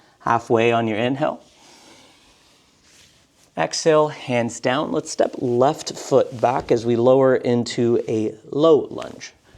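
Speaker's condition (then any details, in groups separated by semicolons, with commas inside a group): No condition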